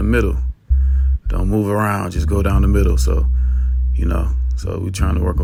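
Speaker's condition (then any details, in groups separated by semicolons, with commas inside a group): No condition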